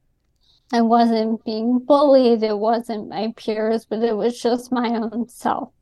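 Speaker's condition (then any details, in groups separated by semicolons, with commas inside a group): ALS; speech affected by ALS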